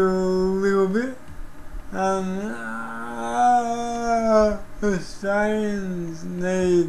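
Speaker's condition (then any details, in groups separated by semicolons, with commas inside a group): Cerebral palsy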